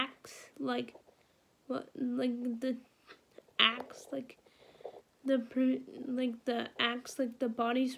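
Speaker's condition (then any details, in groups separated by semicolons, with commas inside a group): Cerebral palsy; wheelchair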